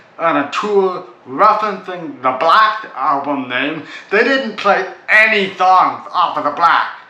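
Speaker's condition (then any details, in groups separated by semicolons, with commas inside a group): Cerebral palsy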